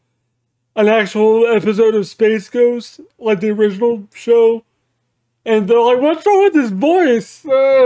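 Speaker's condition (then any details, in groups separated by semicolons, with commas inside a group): Cerebral palsy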